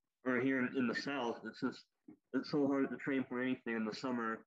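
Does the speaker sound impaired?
Yes: cleft lip and palate, popliteal pterygium syndrome; amputation.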